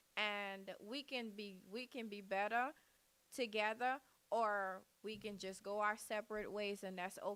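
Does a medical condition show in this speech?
No.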